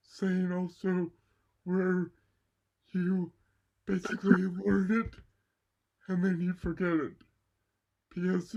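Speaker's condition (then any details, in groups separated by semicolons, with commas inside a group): Cerebral palsy; from birth, mild left side, lack of oxygen at birth; relatively mild; vocal and speech impairments, voice not normal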